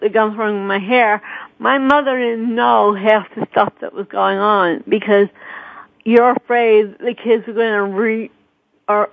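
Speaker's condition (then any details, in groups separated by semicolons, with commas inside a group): Cerebral palsy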